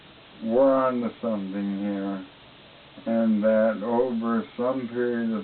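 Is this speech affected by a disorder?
Yes: ALS.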